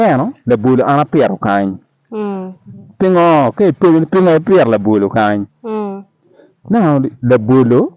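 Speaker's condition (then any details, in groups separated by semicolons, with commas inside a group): No condition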